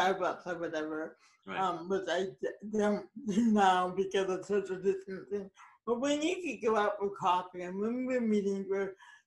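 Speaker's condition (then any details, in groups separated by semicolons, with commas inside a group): Cerebral palsy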